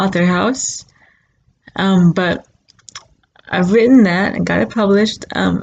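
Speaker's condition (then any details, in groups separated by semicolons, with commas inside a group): Cerebral palsy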